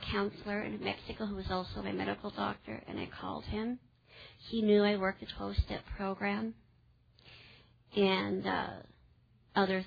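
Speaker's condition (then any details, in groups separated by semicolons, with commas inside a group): Cleft palate; infant feeding difficulty with weight loss, ongoing dental problems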